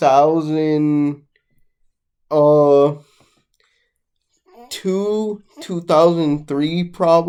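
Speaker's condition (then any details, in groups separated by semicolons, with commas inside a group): Cerebral palsy, mixed, mild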